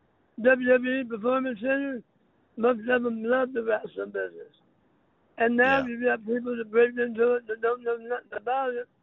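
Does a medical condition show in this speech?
Yes: throat cancer; speech impediment, sounds like a very unique accent, may be hard to understand.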